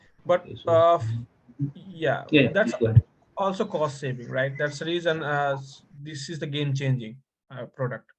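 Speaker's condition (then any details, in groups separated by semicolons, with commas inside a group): No condition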